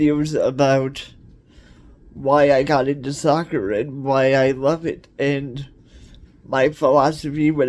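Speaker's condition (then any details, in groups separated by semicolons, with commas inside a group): Cerebral palsy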